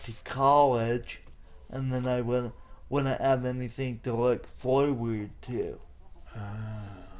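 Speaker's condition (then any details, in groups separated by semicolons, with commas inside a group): Cerebral palsy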